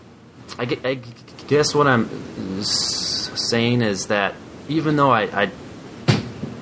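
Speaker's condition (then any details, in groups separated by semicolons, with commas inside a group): Stuttering; much struggle at certain times, still hard talking with boss sometimes; described as calm way to stutter; stutters openly, stronger than usual lately, exhausting; repeated sounds, blocks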